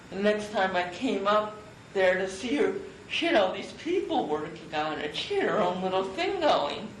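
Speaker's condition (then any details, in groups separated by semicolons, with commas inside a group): Cerebral palsy; from birth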